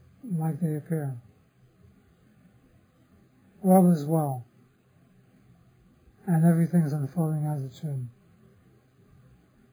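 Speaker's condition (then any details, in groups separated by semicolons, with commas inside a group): Parkinson's disease; others offer remedies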